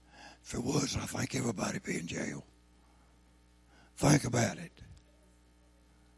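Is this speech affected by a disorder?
Yes: throat cancer, lost vocal cord.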